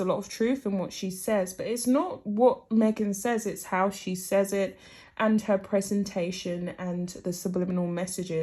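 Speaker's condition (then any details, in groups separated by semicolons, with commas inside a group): No condition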